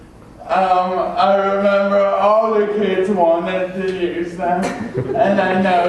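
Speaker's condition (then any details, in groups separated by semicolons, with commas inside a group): Cerebral palsy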